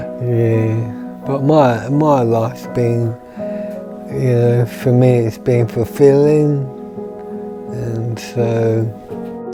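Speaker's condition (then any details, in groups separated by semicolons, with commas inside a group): Motor neurone disease; affects arms, legs, tongue, progressive toward total paralysis; about two months since diagnosis, walking cautiously, stomach medication; tongue affected, limited talking, eating, swallowing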